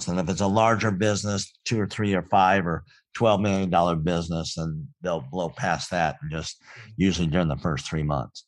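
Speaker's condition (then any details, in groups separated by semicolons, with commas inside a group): Cleft palate; congenital cleft palate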